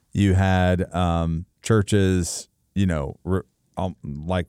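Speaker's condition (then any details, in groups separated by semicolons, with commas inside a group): No condition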